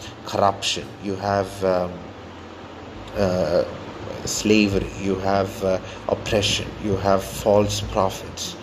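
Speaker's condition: No condition

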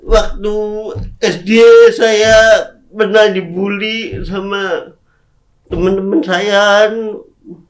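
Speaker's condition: Cerebral palsy; speaking is difficult

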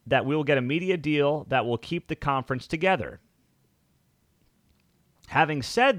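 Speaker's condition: No condition

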